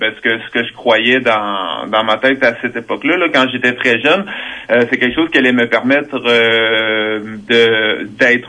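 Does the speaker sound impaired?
Yes: stuttering; acceptance of stutter an ongoing process; stutter openly disclosed, no longer hidden in media interviews, less stress about it; formerly stressed in media interviews from fear of stuttering; here repeated sounds, repeated words, prolonged sounds.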